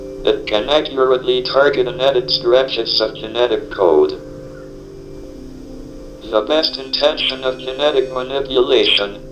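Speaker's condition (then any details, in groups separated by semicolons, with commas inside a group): ALS, speech-generating device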